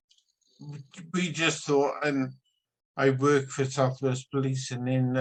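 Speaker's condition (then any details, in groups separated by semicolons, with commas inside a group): Ataxia; spinocerebellar ataxia type 14, genetically confirmed, affects balance, hand control; diagnosed about three years ago, still walks and drives; ataxia recognisable from speech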